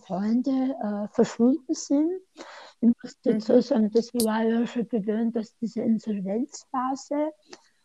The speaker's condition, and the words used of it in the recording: Tongue cancer surgery. Einer Sprachbehinderung mir gar nicht so einfach ist, ohne einem Gesicht dazu auch verstanden zu werden.